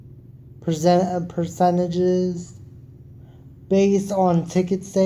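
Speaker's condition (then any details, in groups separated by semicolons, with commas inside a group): Cerebral palsy; wheelchair user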